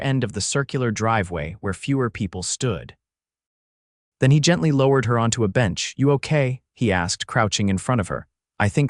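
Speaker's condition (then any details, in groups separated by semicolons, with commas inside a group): No condition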